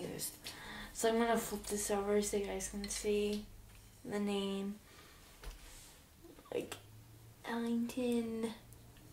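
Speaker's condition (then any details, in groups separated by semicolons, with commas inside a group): Cerebral palsy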